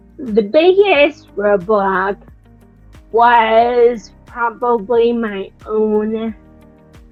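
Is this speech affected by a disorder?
Yes: Friedreich's ataxia; speech affected.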